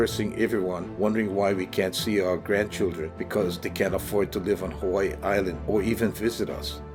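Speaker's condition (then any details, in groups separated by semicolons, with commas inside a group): No condition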